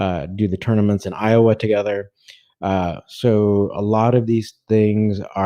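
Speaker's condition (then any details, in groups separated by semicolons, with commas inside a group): No condition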